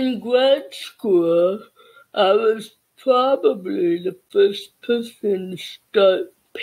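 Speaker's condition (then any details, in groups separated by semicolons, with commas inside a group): Cerebral palsy; childhood speech therapy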